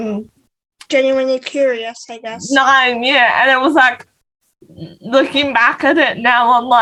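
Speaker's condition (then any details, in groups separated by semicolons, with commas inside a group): Cerebral palsy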